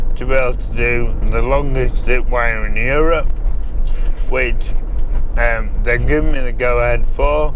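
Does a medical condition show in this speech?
Yes: MND; failing voice, slowed speech, frequent coughing, throat clearing, phlegm.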